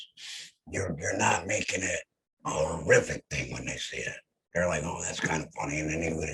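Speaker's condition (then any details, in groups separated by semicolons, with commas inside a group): Head and neck cancer; voice lost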